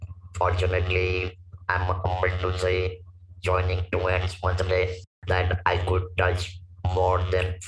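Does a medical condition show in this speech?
Yes: laryngectomy for vocal cord cancer, stage 4 vocal cord cancer; speaks with electrolarynx; lost natural voice, hoarse then whispering, wrote 3 months, robotic electrolarynx voice, no pitch or emotion.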